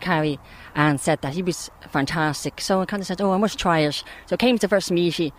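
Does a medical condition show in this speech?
Yes: partial deafness; congenital, relies on lip reading, fluent in sign language; can hear a few things, hears David Carey clearly through his microphone.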